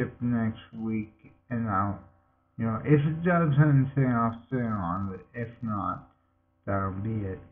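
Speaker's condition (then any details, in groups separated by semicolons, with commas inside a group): Multiple sclerosis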